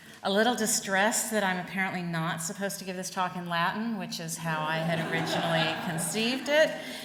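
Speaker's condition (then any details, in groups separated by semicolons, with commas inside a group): No condition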